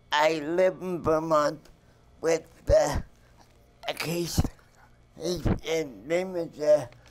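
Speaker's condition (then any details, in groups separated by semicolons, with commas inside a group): Cerebral palsy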